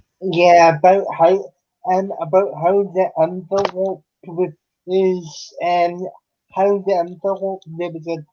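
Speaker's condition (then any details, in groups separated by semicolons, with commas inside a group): Cerebral palsy; unable to walk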